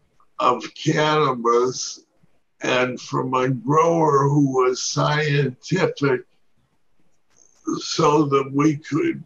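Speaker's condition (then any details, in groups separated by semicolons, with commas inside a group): Parkinson's disease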